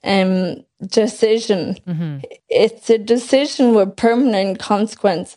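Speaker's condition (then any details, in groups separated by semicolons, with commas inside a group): Friedreich's ataxia; progressive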